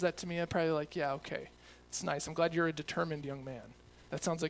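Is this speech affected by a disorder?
No.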